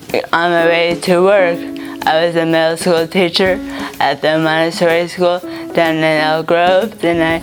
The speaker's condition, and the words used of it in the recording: Brain injury. They say as soon as they hear my speech impediment, which is obvious, I mean, it's right there, they think, speech impediment?